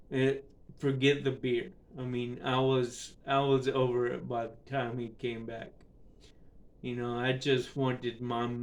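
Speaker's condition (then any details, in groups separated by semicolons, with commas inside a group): Cerebral palsy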